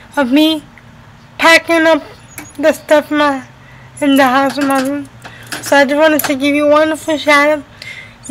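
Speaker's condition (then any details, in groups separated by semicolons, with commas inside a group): Cerebral palsy; uses a wheelchair, had surgery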